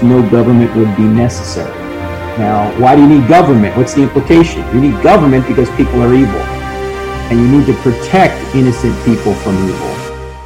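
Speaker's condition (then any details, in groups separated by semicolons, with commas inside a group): No condition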